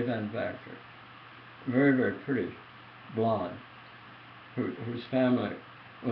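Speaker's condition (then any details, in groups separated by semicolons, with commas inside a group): Tongue cancer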